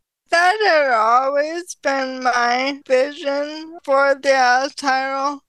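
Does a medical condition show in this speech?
Yes: ALS; diagnosed at age 33, slower progression than expected, power in legs not arms.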